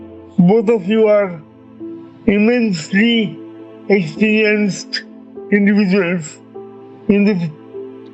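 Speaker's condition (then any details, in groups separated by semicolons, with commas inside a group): Cerebral palsy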